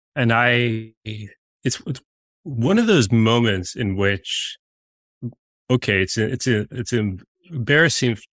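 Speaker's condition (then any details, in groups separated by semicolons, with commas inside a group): Stuttering; audible stuttering during interviews, noticed by listeners; repeated sounds, repeated words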